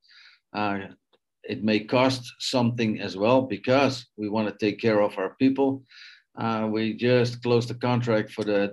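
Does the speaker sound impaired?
No.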